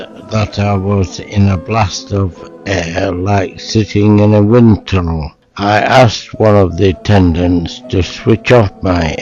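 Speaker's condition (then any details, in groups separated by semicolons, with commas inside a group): Motor neuron disease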